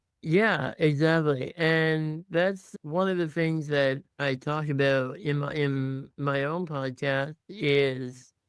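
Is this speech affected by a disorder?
Yes: muscular dystrophy; cannot exhale all CO2, breathes through tracheostomy.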